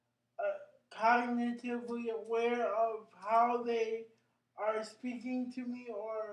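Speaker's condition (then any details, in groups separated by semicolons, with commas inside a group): Cerebral palsy; brain injury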